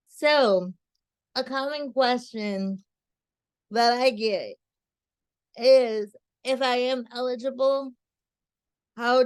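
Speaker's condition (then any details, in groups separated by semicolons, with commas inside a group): Cerebral palsy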